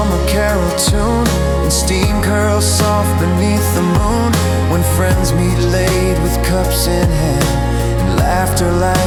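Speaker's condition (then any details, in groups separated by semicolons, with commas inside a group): No condition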